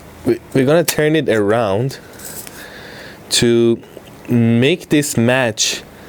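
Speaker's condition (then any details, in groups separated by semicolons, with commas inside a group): No condition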